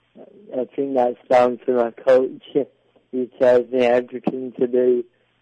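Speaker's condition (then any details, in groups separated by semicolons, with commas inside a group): Cerebral palsy; predicted lifelong electric wheelchair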